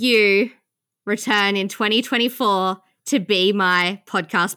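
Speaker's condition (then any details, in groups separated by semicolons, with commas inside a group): No condition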